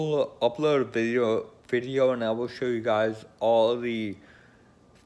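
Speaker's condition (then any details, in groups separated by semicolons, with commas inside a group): Friedreich's ataxia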